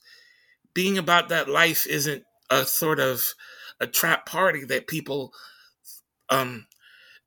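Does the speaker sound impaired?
Yes: stutter; stuttering during this interview; stuttering during conversation; here prolonged sounds.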